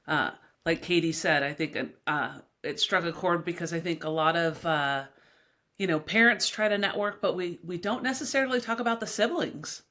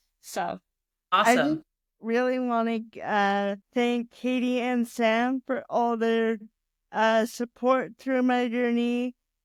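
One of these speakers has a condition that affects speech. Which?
The second: cerebral palsy; diagnosed around one year, has had surgery; uses robotic walking device.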